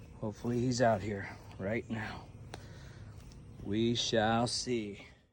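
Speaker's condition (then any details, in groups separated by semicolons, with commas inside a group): No condition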